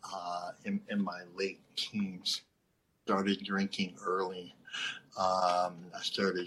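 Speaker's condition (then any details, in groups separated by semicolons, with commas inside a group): Cleft lip and palate; lisp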